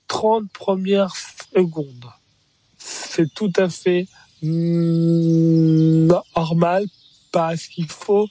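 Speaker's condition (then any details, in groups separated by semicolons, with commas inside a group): Stuttering; self-described as just a speech disorder, not a handicap; stand-up set at Jamel Comedy Club, voice deliberately left unedited, acknowledges stumbling on stage; stuttering disfluency in stand-up delivery, audible stumbles; prolonged sounds, blocks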